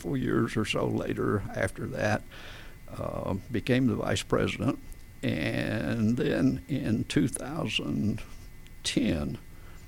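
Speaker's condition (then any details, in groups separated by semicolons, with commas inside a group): Spasmodic dysphonia; first noticed speaking to groups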